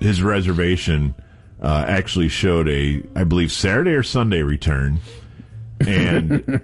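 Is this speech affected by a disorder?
No.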